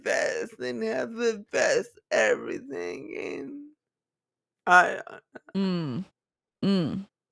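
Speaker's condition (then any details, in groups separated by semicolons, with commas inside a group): Cerebral palsy; from birth, affects walking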